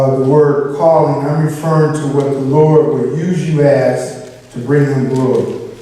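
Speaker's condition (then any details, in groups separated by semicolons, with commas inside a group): No condition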